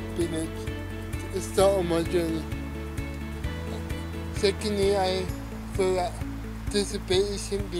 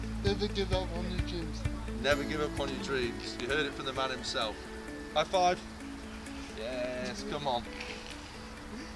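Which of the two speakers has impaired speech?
The first: cerebral palsy; wheelchair, cannot move legs or lift head.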